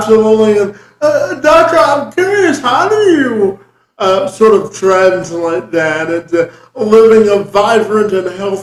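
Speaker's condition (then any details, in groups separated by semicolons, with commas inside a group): Cerebral palsy; spastic quadriplegic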